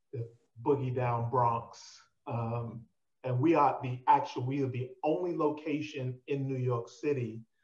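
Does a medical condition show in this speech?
No.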